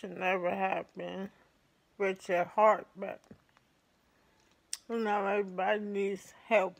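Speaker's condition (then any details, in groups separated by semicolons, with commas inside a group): ALS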